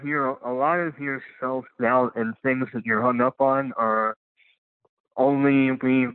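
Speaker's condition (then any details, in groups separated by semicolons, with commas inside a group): Cleft lip and palate; congenital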